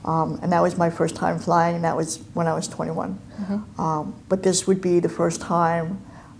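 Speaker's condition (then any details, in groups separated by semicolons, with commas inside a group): Cleft palate and cleft lip; congenital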